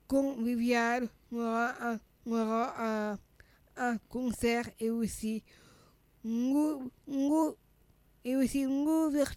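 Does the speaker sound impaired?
Yes: Down syndrome (trisomy 21); congenital heart malformation, heart surgery at age one after Staphylococcus aureus infection, second heart operation near right ventricle; age 39; childhood speech therapy to tone tongue, swallowing problems, slowness.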